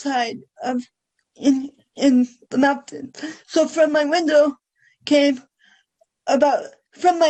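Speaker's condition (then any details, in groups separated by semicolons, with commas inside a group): Cerebral palsy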